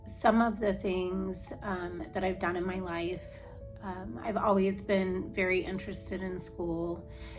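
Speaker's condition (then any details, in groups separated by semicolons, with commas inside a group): No condition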